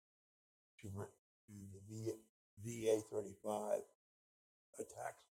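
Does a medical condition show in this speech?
Yes: speech impediment.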